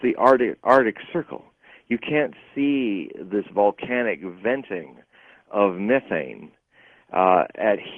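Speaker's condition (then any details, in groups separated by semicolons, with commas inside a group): No condition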